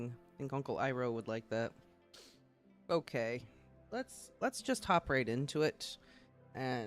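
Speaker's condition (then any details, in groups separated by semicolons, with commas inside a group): No condition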